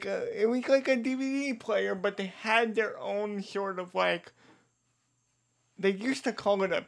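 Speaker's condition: Cerebral palsy; diagnosed at age 2

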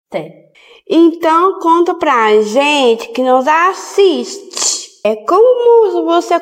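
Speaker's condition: Down syndrome; speech therapy and physiotherapy from 15 days old

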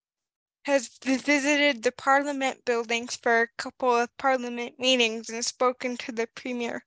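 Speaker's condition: Cerebral palsy; emotionally

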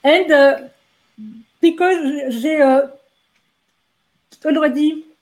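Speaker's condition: Stuttering; blocks

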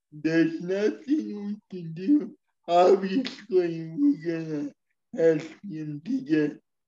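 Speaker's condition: Speech impairment; wheelchair user

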